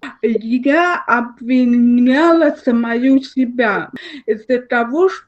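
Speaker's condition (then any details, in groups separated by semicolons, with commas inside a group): Cerebral palsy, spastic diplegia; caused by birth trauma; more or less stable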